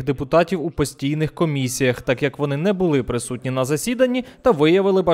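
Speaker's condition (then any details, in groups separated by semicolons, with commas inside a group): No condition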